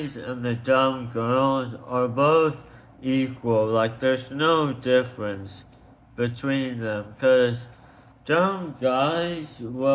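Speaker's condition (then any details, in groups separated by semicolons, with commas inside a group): Tongue cancer surgery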